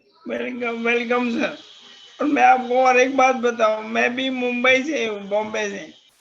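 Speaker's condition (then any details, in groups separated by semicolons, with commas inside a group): Motor neurone disease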